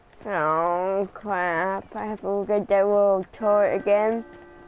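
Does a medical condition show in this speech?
Yes: cerebral palsy.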